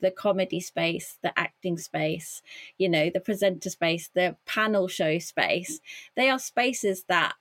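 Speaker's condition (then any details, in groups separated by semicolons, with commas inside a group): No condition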